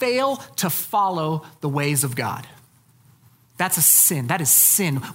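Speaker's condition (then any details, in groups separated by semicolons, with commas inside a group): No condition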